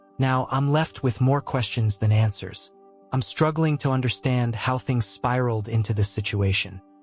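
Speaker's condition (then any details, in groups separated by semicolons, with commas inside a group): No condition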